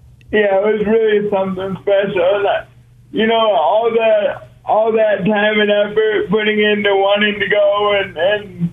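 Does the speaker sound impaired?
Yes: cerebral palsy; brain-muscle disconnect, muscles do not fire properly, retrained through years of therapy; walking requires focus on every aspect, including breathing and hand placement.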